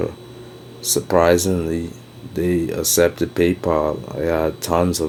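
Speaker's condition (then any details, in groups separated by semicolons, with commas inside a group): No condition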